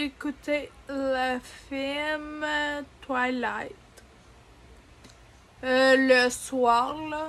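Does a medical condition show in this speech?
Yes: ataxia; degenerative.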